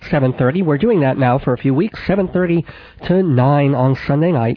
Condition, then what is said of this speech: Cleft palate. And I don't have an especially nasal voice, but then again, no one's going to confuse me with Chuck Scarborough.